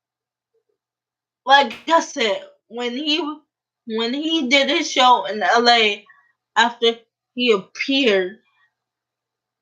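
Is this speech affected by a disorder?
Yes: cerebral palsy; uses a wheelchair.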